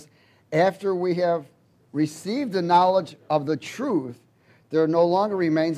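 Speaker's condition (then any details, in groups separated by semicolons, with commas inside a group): No condition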